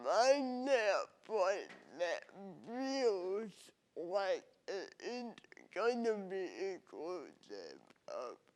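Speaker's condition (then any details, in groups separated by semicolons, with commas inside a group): Cerebral palsy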